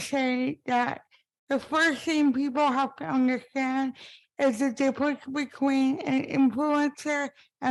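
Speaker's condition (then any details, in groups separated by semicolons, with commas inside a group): Spastic cerebral palsy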